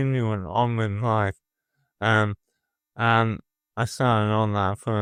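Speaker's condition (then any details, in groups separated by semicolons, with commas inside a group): Motor neuron disease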